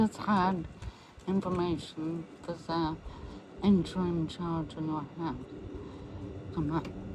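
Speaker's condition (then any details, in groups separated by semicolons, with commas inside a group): MND; voice may be difficult to understand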